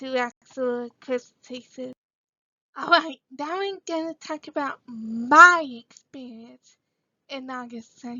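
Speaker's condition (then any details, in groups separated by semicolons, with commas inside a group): Cerebral palsy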